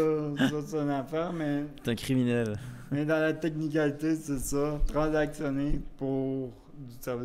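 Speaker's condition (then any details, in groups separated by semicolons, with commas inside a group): Cerebral palsy; wheelchair use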